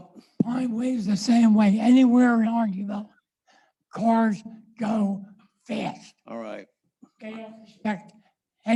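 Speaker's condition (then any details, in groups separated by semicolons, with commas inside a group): ALS; power chair user; recently diagnosed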